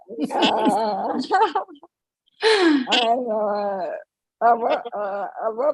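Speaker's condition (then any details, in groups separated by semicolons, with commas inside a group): ALS; speech, swallowing, breathing improved after stem cell therapy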